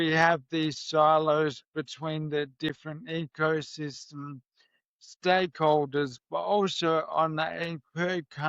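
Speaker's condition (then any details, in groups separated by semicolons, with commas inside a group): MND; voice may sound shaky from clonus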